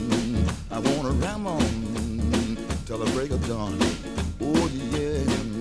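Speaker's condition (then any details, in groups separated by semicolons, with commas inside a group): No condition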